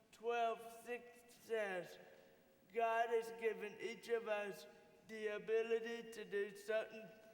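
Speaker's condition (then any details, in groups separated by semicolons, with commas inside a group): Cerebral palsy; from birth, uses wheelchair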